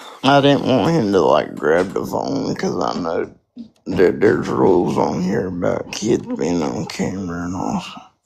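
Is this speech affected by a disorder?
Yes: spastic quadriplegic cerebral palsy.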